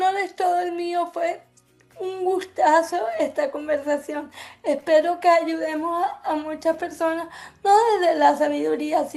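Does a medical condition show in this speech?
Yes: cerebral palsy; from birth; affects speech.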